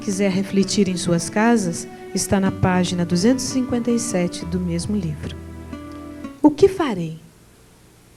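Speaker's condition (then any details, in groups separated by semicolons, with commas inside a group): No condition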